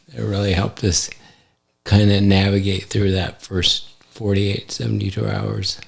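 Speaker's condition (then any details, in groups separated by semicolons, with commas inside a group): ALS; affects hand function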